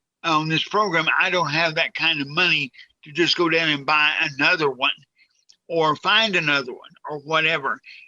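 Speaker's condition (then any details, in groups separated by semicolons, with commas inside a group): Cerebral palsy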